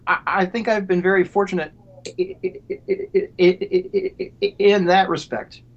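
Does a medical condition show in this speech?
Yes: stuttering; every syllable in grade school, wrote notes, severe through college, therapy in school and Columbus, Ohio hospital; self-described mild stutterer, mostly fluent; severe when nervous, none when drunk or very angry, less with household; here repeated sounds, prolonged sounds, blocks.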